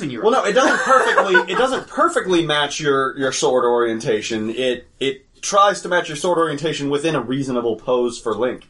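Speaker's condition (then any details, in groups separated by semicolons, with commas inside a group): No condition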